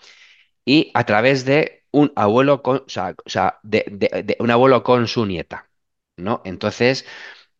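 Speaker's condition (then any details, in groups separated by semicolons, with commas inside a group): Stuttering; since childhood; sometimes stutters more than usual in class, pauses, laughs it off; repeated sounds, repeated words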